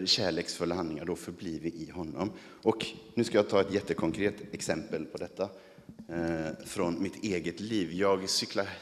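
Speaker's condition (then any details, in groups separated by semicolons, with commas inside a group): No condition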